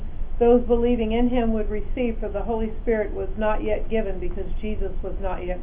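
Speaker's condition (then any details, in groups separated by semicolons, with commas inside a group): No condition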